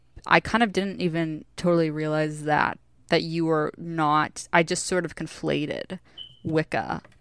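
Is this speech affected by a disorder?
No.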